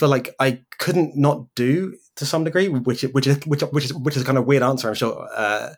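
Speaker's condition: Stutter; speech impediment; disfluent moment noted during this recording; makes recording podcasts difficult, still runs own podcast; repeated words

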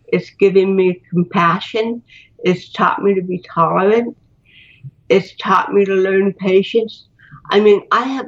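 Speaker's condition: Cerebral palsy; titanium neck limiting looking up

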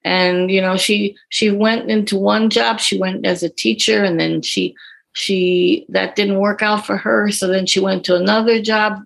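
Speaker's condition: No condition

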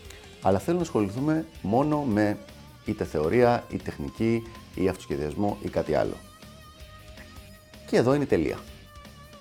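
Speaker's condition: No condition

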